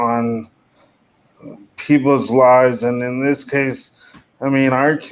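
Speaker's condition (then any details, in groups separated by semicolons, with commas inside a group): Cerebral palsy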